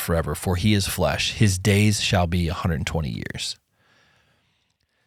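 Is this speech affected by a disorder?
No.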